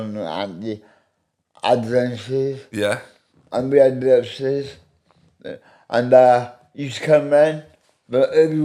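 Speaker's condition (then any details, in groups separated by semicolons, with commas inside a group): Medication-induced speech impediment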